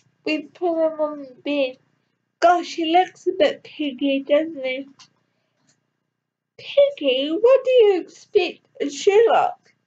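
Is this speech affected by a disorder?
Yes: cerebral palsy.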